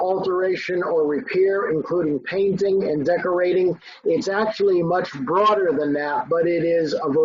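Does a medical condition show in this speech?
No.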